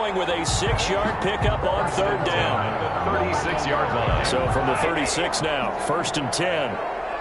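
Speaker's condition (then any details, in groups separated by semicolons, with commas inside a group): No condition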